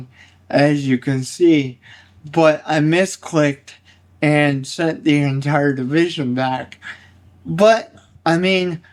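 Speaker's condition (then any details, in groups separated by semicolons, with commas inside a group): Cerebral palsy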